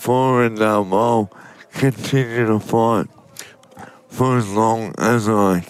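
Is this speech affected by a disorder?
Yes: motor neurone disease; sporadic motor neurone disease, deteriorating quickly; treated in Spain, exploring Melbourne TPS neuromodulation, nanocrystallized gold from Salt Lake US.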